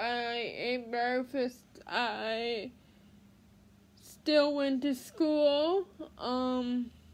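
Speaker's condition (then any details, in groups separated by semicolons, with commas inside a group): Cerebral palsy; spasticity, baclofen pump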